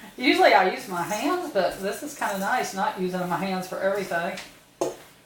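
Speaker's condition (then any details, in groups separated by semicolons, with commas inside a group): No condition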